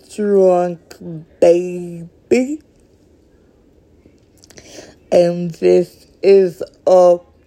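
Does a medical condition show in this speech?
Yes: ALS; lifelong neurodivergent tendency to switch accents randomly; accent-switching episode started today, ALS speech worsened towards end of recording, recording stopped; random accent changes, sounds like a drunk baby after talking too much, needs talk breaks.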